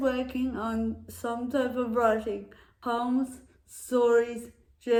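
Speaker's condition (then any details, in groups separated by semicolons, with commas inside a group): Cerebral palsy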